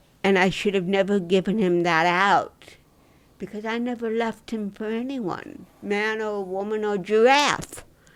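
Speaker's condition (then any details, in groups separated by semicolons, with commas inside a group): Dystonia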